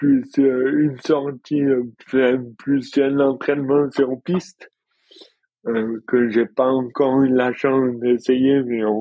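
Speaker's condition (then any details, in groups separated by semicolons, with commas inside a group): Dystonia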